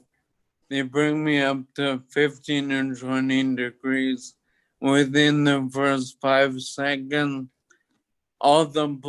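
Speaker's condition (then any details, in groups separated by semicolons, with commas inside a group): Toxic leukoencephalopathy, locked-in syndrome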